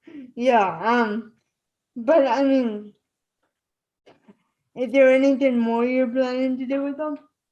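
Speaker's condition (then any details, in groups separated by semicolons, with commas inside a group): Spastic cerebral palsy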